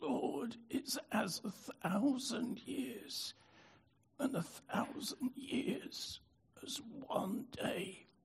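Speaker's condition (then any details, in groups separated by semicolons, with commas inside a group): Spasmodic dystonia; affected voice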